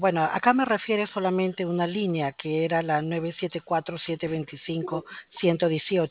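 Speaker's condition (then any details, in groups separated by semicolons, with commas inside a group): No condition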